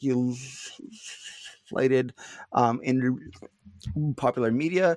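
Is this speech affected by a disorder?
Yes: stuttering; not stuttering much at time of recording; here prolonged sounds, blocks.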